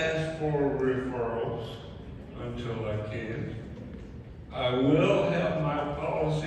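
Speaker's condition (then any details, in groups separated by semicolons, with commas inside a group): ALS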